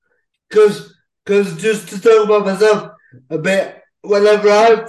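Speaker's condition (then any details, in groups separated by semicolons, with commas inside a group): Cerebral palsy; cerebral palsy since childhood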